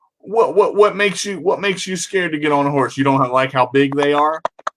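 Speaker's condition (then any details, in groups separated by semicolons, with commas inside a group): No condition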